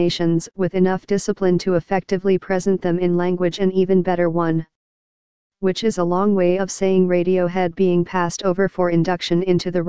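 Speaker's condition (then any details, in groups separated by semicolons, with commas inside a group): No condition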